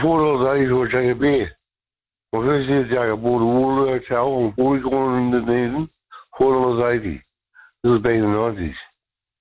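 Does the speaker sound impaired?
Yes: hypoxic brain injury; also called traumatic, about 4 years ago, poor recent memory; about 4 years since injury; speech hard for listeners to understand, apologizes for his talking.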